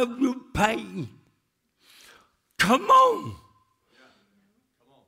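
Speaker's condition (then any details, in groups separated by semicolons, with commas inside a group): Cerebral palsy; speech still affected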